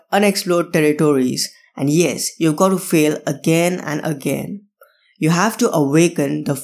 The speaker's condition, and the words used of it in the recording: No condition.